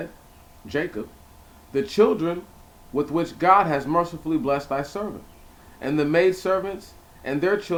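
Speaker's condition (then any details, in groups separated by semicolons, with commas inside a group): No condition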